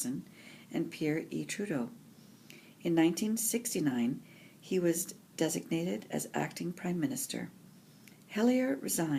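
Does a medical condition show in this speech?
No.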